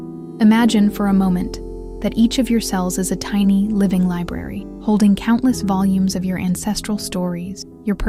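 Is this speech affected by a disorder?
No.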